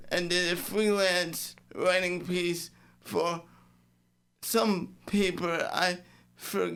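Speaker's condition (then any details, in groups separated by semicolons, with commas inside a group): Cerebral palsy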